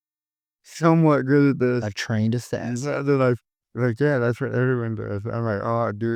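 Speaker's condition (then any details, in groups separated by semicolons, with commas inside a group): Cerebral palsy; caused by stroke at birth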